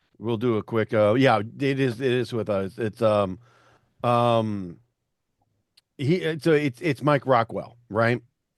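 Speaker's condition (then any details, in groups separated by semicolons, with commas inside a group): No condition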